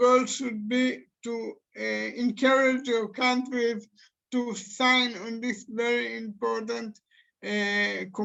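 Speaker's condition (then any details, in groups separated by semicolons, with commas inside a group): Cerebral palsy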